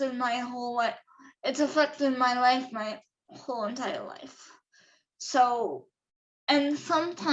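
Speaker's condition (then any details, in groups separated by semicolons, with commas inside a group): Cerebral palsy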